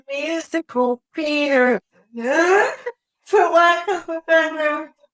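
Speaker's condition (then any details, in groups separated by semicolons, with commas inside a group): Cerebral palsy; wheelchair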